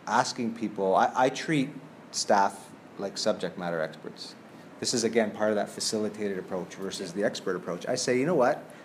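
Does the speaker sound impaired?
No.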